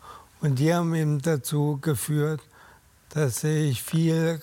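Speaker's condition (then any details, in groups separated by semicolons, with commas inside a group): ALS; first suspected carpal tunnel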